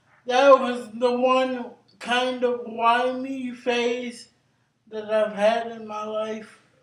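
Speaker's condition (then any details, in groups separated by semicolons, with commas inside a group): Cerebral palsy; brain injury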